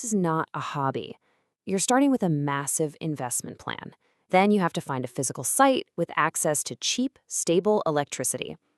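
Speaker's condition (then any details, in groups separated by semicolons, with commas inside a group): No condition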